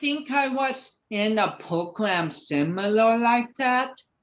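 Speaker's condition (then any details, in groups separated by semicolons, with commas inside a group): Cerebral palsy; cause: slightly wrapped around neck, affects balance, speech, coordination, childhood walker, wheelchair, crutches, leg braces, helmet, frequent falls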